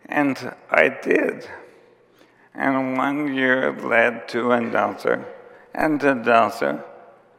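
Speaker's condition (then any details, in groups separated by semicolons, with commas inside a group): ALS; onset with tiredness and clumsiness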